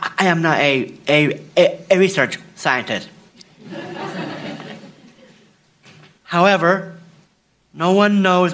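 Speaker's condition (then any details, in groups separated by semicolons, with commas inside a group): Down syndrome; extra chromosome, from birth; adult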